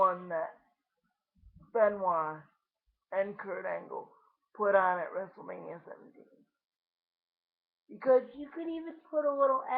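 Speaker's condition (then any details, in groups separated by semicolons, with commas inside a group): Cerebral palsy; lifelong, wheelchair user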